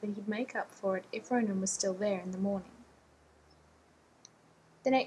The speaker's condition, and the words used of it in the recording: No condition.